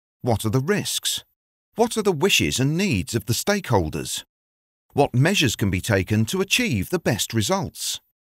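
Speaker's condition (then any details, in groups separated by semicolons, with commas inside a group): No condition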